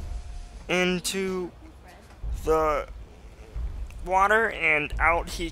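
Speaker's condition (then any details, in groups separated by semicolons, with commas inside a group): Cerebral palsy, mild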